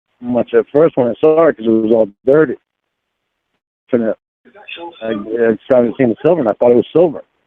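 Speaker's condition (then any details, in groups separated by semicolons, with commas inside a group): No condition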